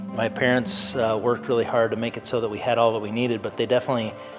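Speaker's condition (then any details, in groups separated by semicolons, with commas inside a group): No condition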